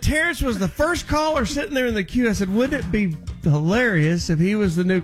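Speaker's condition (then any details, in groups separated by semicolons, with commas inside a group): No condition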